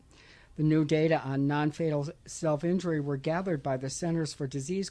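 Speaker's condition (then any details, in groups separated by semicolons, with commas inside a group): No condition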